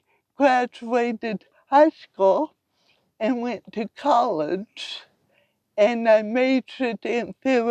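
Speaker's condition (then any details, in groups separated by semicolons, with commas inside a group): Cerebral palsy; from birth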